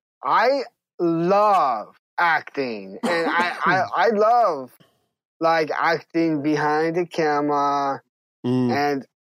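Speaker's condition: Down syndrome; congenital, extra genetic material on chromosome 21

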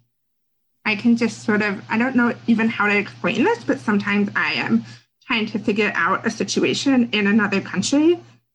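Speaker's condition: Deafness; had speech therapy

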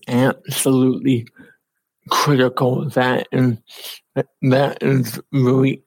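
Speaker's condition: Cerebral palsy; affects fine motor skills and walking

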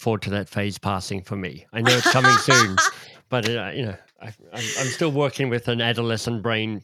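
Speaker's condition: Cleft lip and palate; congenital

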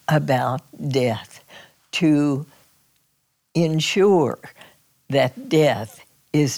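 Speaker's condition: Spasmodic dysphonia; strangled-sounding voice

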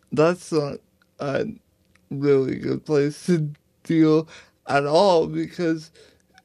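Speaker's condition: Cerebral palsy; power wheelchair user

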